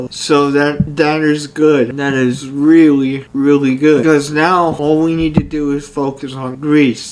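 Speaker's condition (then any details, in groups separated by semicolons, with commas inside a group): Cerebral palsy; only one hand usable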